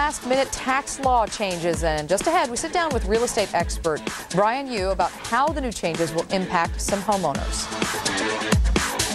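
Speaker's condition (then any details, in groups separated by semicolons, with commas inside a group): No condition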